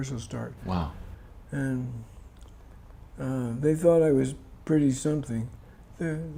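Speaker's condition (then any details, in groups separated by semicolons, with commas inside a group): Parkinson's disease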